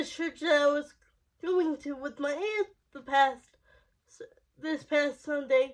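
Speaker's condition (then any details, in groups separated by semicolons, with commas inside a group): Cerebral palsy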